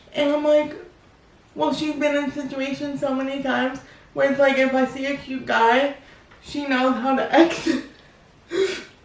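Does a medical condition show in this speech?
Yes: cerebral palsy.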